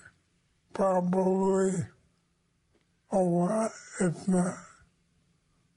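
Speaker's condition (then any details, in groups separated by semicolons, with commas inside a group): ALS; onset about age 52 with hand weakness, slower form, head trauma suspected cause, diagnosed Mount Sinai Hospital; body starting to fail, Dr. Merit Sukovich's treatment slows progression by third, types book with thumbs; voice has lost its timbre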